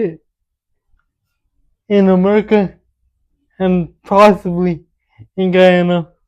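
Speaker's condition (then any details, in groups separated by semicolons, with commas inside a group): Cerebral palsy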